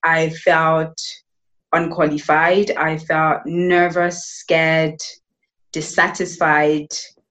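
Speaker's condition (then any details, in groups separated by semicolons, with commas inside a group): Stuttering; sometimes intense, blocks with getting stuck and unable to get words out; about three months of fluency program with Michael Williams, improved, pausing and breathing techniques; trouble introducing self fluently, nervous in new speaking situations; prolonged sounds, blocks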